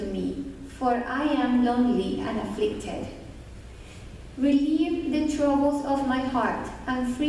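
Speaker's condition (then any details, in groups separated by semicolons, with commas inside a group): No condition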